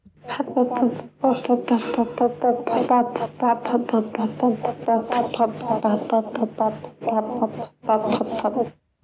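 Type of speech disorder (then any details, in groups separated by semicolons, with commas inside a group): Ataxic dysarthria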